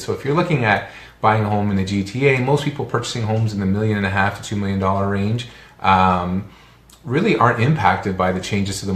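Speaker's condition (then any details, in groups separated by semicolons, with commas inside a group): No condition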